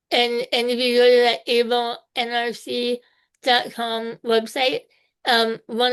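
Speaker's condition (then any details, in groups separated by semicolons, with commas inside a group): Spinal muscular atrophy type two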